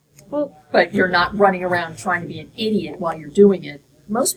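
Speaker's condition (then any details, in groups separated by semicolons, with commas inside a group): No condition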